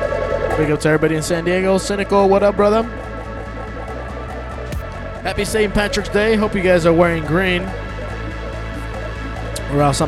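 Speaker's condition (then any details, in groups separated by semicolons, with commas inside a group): No condition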